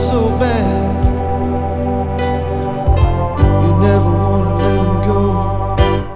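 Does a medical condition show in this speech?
No.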